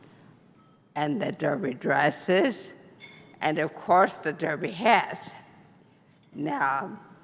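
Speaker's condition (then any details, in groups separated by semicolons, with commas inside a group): Brain injury; injury 20 years ago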